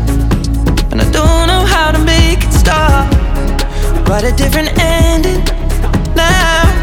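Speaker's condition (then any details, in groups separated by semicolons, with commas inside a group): No condition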